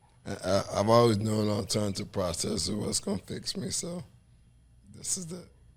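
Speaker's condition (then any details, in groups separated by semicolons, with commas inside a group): ALS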